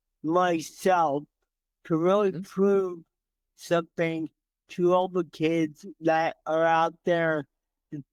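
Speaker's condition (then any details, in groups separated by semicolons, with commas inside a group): Cerebral palsy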